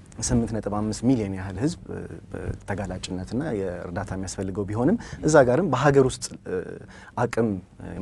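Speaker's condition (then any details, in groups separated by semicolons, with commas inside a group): No condition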